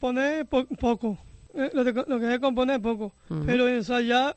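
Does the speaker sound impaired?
Yes: Down syndrome.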